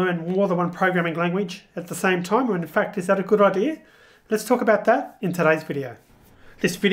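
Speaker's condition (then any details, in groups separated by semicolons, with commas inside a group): No condition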